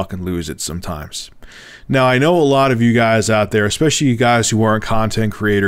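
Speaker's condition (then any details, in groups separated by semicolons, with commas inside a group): No condition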